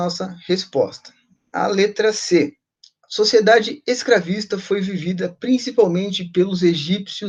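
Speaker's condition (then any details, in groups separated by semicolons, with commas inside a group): No condition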